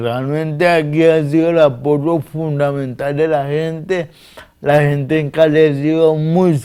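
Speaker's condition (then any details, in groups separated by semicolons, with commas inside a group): Cerebral palsy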